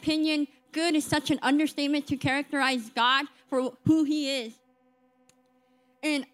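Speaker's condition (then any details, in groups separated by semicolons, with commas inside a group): Cleft lip and palate; age 17, roughly 2 to 3 surgeries yearly, speaking publicly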